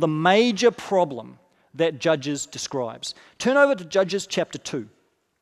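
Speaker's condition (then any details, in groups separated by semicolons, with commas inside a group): No condition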